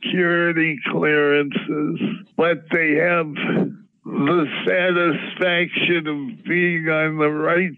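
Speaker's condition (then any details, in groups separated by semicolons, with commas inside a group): Parkinson's disease; THC-CBD strains relieve anxiety and pain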